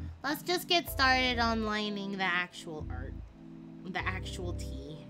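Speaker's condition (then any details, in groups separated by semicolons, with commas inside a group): No condition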